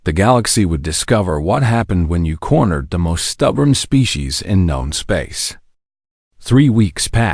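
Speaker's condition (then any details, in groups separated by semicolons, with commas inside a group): No condition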